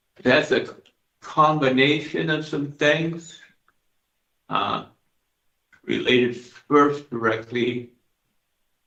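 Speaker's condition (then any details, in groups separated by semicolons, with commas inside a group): Parkinson's disease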